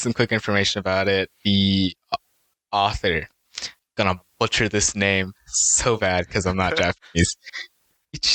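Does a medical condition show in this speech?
No.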